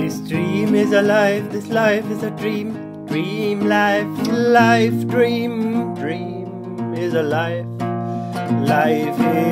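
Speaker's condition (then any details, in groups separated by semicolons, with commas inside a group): No condition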